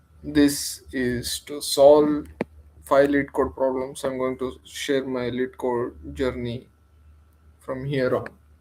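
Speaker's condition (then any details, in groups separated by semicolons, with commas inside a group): No condition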